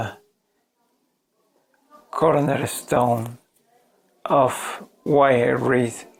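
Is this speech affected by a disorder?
Yes: ALS.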